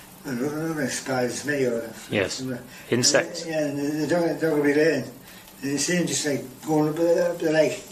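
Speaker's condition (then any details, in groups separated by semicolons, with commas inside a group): Parkinson's; hallucinations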